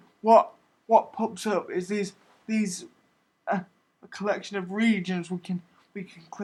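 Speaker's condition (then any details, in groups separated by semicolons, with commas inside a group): Cerebral palsy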